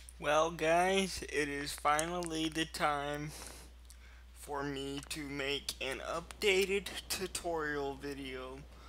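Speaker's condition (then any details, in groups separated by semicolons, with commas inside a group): Cerebral palsy, mild; speech sometimes affected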